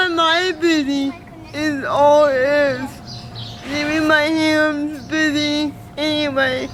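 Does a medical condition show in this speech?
Yes: cerebral palsy.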